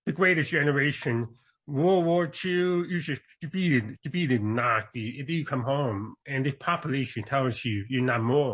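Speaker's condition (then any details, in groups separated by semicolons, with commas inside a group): Born deaf; congenital deafness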